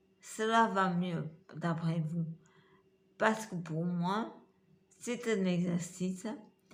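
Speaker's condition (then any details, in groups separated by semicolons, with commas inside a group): Multiple sclerosis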